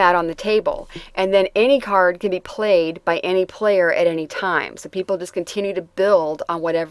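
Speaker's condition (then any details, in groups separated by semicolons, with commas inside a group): No condition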